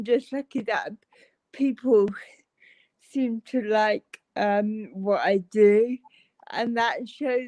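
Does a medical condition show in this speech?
Yes: cerebral palsy.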